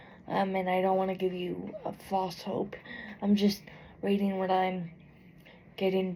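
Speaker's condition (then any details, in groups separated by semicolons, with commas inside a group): Cerebral palsy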